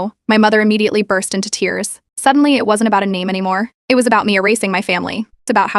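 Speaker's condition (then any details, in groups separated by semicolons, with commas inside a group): No condition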